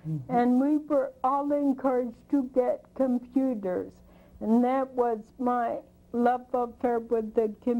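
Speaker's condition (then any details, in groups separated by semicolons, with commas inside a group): Spinocerebellar degeneration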